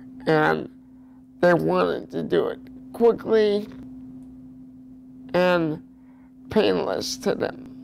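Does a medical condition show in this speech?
Yes: cerebral palsy; also quadriplegic from spinal cord injury, wheelchair user.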